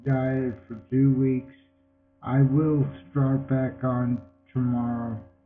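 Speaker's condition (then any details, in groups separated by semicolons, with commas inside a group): Multiple sclerosis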